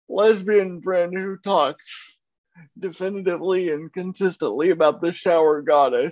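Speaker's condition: Cerebral palsy; moves at a slow pace

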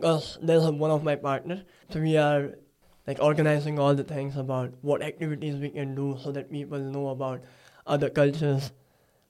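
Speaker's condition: Cleft palate; nose previously tilted

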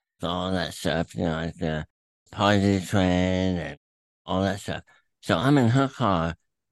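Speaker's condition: Throat cancer, tumor through tongue, attached to epiglottis; checkups at Erlanger Medical Center Chattanooga

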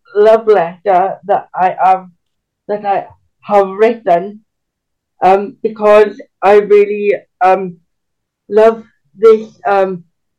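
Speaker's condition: Cerebral palsy; can walk but with limits

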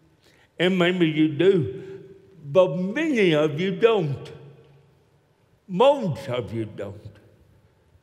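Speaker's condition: Cerebral palsy; walks with limp

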